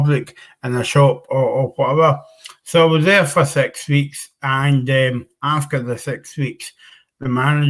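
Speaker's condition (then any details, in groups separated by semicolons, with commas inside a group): Cerebral palsy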